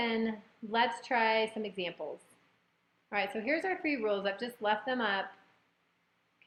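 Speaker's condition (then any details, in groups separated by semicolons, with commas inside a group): No condition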